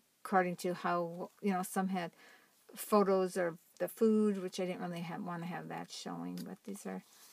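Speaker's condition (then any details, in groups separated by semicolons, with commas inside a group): No condition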